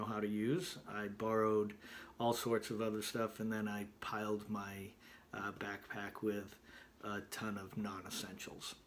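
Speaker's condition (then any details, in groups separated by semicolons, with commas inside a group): No condition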